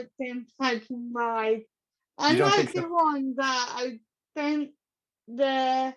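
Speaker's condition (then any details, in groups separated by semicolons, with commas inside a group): Cerebral palsy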